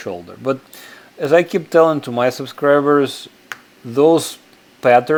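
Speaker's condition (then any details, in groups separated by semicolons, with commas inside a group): No condition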